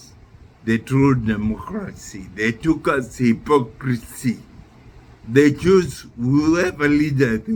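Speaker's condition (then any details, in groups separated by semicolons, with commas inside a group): Neurological disease from torture; caused by torture, spine damage, spinal surgeries, walks with cane; recent leg fractures from fall; speech affected, relearning to speak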